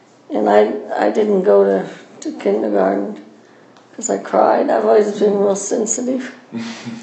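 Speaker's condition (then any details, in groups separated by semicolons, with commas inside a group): Parkinson's; diagnosed at age 44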